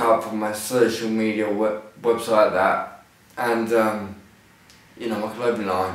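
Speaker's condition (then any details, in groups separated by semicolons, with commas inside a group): Ataxia; muscles don't work properly; speech impediment, sounds intoxicated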